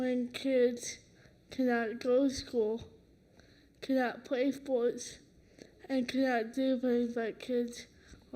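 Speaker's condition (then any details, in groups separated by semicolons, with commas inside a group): Cerebral palsy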